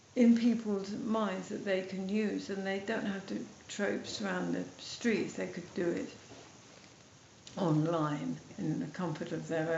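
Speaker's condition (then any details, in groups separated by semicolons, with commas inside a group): MND, mild; speech slightly affected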